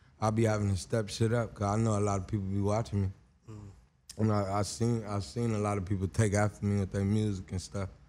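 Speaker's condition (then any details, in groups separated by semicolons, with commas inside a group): No condition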